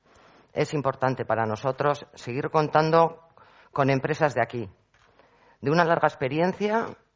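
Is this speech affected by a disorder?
No.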